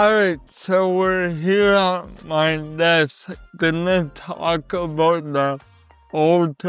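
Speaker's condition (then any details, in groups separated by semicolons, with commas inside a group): Cerebral palsy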